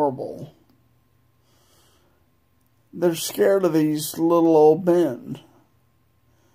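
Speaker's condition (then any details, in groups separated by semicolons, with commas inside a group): Multiple sclerosis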